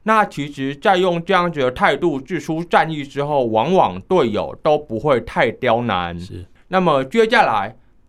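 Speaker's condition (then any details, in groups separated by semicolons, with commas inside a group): Hearing impairment, high-frequency hearing loss, mild; uses hand signals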